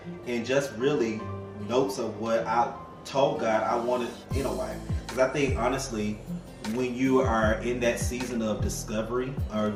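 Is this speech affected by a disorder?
No.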